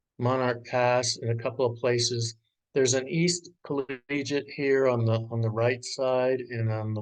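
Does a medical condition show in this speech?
No.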